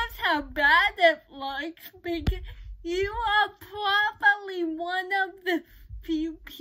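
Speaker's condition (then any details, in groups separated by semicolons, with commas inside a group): Cerebral palsy; uses crutches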